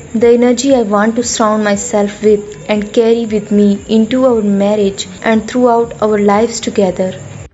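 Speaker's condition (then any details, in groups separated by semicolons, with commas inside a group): No condition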